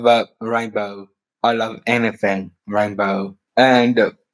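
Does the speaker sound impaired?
Yes: Down syndrome; later diagnosed with autism.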